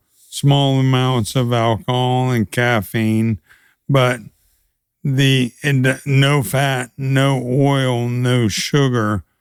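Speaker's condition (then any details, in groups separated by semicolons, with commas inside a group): ALS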